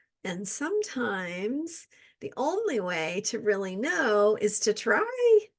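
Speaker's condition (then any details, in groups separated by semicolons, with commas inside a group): No condition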